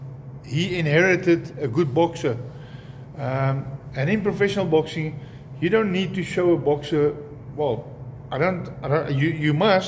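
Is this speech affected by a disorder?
No.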